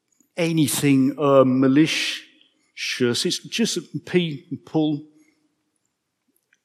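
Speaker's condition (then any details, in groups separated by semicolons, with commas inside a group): Stammer; man aged 55; prolonged sounds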